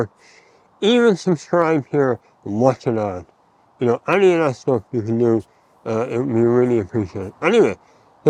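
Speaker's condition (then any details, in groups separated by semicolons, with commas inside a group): Mouth cancer surgery; mouth cancer, surgery, radiotherapy; about 14-15 months since diagnosis, inoperable recurrence, starting immunotherapy; speech altered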